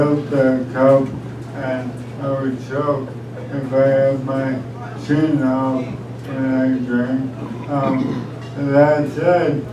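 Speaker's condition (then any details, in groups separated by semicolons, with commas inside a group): ALS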